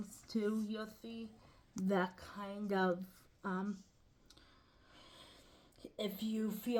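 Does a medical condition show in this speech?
Yes: cerebral palsy.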